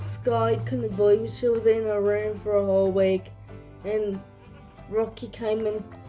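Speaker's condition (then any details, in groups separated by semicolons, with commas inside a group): Cerebral palsy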